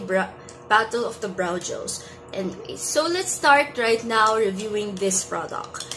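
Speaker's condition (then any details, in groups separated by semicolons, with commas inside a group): No condition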